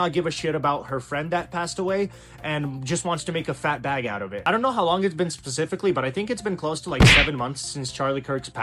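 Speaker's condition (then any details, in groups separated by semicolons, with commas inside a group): No condition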